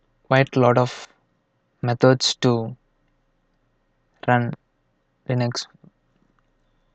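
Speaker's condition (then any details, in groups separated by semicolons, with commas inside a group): No condition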